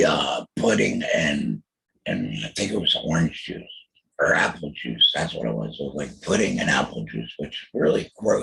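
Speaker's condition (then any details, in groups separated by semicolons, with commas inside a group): Total laryngectomy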